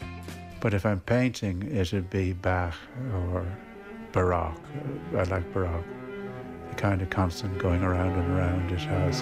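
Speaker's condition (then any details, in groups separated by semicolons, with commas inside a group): Parkinson's; progressive, expected to get tougher, affects making steady non-wobbly lines; nearly 70, increasing difficulty with work, relies more on collaboration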